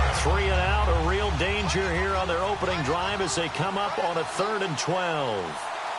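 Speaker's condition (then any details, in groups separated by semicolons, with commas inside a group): No condition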